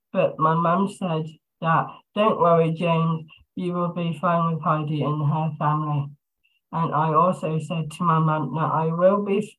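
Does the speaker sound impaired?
Yes: Down syndrome; lives independently with support hours, manages own personal care and medication.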